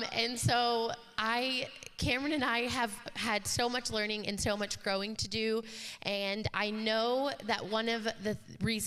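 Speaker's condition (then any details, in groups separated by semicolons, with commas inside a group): No condition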